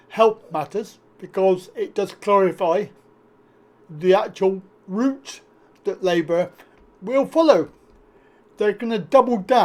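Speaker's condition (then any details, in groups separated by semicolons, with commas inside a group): Cerebral palsy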